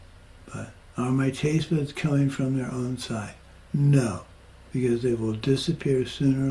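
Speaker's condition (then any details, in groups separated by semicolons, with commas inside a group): Parkinson's; progressing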